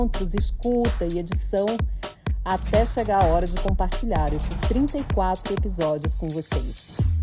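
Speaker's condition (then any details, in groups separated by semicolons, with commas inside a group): No condition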